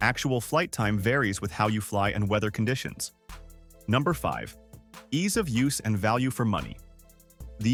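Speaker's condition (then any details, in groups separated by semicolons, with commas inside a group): No condition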